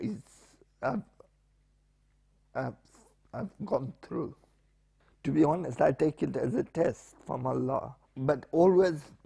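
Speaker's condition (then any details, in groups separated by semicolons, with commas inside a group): Spastic paraplegia with essential tremor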